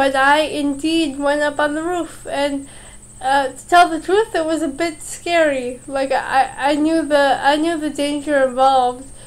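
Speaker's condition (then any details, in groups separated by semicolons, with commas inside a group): Cerebral palsy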